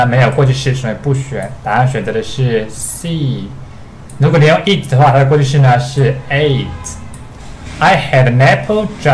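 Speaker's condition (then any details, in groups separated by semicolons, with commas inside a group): No condition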